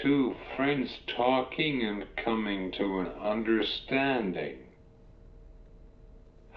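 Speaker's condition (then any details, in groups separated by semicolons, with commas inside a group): Cerebral palsy; uses wheelchair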